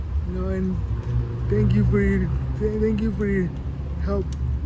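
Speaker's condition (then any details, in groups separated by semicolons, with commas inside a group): Cerebral palsy; from birth, left side more affected; adult; speech difficulty, improved after childhood speech therapy, still struggles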